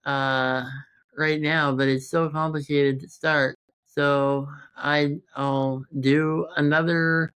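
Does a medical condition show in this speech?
Yes: congenital muscular dystrophy; present since birth.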